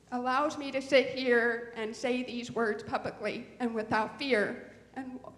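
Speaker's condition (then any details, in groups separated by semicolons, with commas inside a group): Deafness; born deaf, cochlear implant chosen by doctor father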